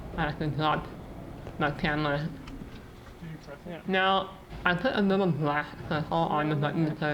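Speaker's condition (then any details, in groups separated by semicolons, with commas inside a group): Muscular dystrophy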